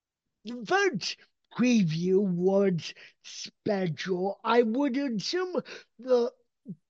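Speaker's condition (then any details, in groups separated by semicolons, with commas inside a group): Cerebral palsy; calm voice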